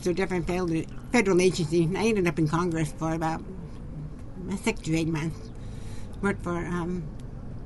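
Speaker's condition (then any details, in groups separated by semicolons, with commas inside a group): Deafness, profound, genetic, severe; born hearing or hard of hearing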